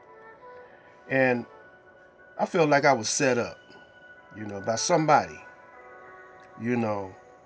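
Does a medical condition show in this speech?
No.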